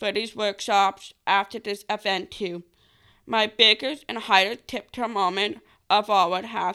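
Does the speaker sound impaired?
Yes: Down syndrome; reads prepared pro-life speech aloud on podcast.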